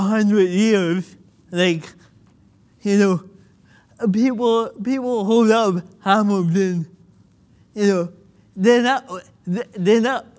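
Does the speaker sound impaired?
Yes: cerebral palsy; occupational therapy.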